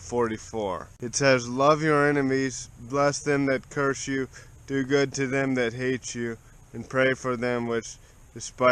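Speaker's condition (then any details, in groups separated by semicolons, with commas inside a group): Cerebral palsy; spastic, affects walking and legs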